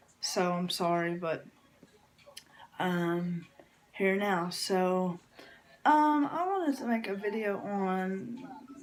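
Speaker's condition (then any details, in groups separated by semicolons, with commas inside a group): Cerebral palsy; from birth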